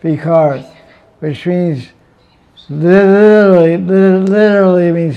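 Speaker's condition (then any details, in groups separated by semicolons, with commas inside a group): Deafness; fluent spoken lecture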